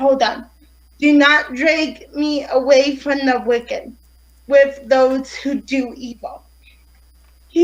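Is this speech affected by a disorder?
Yes: cerebral palsy; affects fine motor skills.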